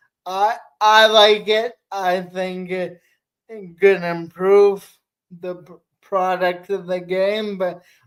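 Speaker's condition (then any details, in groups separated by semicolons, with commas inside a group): Cerebral palsy; affects nearly every word, hard pronunciation, sometimes cannot speak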